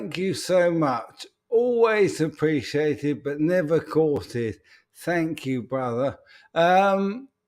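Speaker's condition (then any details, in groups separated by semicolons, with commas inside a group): ALS; speech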